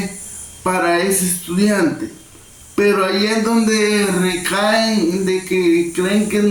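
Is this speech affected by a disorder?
Yes: cerebral palsy.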